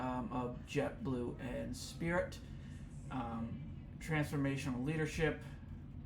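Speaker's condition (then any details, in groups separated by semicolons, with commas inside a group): No condition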